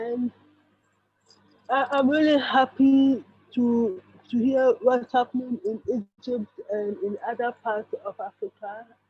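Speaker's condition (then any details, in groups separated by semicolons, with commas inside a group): Cerebral palsy; slightly slurred speech, voice control systems often fail recognition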